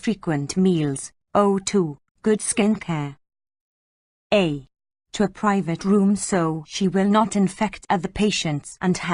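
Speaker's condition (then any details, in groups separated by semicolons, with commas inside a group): No condition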